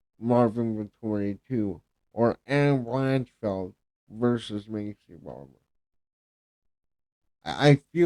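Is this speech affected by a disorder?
Yes: cerebral palsy.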